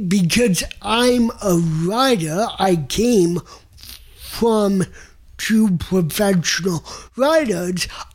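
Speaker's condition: Cerebral palsy; non-progressive

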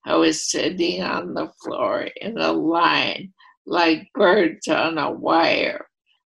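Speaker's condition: ALS, primary lateral sclerosis; voice affected

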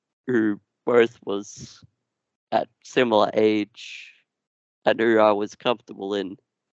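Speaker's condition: Duchenne muscular dystrophy; genetic, progressive

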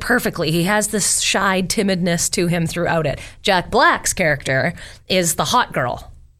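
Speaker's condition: No condition

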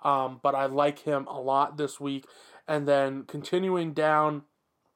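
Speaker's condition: No condition

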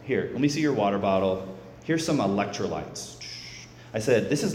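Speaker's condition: No condition

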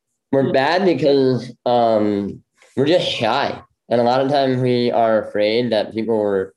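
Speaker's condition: Bilateral cleft lip; left ear tumor

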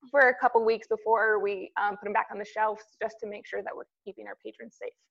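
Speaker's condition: No condition

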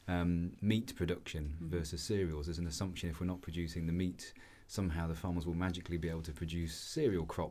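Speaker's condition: No condition

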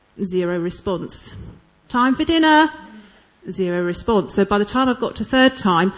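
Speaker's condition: No condition

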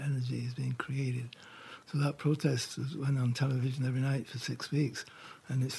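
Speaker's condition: Parkinson's; diagnosed about 4 years ago

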